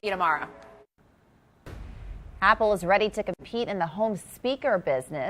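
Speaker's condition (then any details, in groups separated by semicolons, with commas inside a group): No condition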